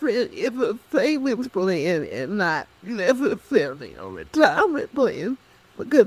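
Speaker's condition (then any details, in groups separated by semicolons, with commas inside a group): Cerebral palsy; speech affected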